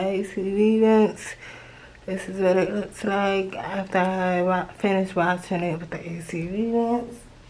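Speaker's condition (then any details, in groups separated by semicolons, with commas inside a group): Cerebral palsy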